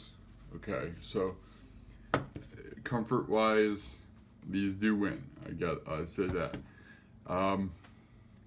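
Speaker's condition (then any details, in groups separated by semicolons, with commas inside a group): Cerebral palsy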